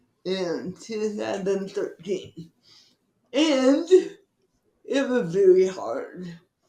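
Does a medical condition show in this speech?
Yes: cerebral palsy; from birth.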